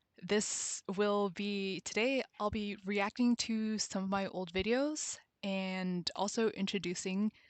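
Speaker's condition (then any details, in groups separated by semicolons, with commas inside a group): No condition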